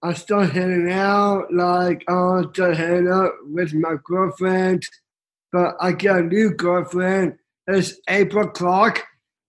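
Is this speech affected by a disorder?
Yes: Down syndrome.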